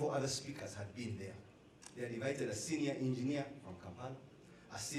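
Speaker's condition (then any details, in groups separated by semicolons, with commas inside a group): No condition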